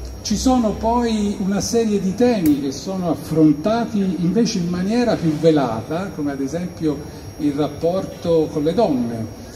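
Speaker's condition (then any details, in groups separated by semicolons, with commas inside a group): No condition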